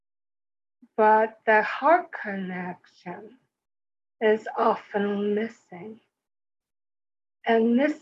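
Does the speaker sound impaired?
Yes: speech impediment; possibly a bit slower than before.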